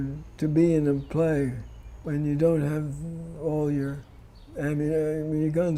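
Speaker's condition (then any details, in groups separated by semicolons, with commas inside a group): Parkinson's disease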